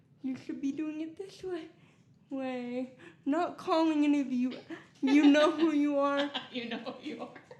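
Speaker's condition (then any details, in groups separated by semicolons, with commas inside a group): Cerebral palsy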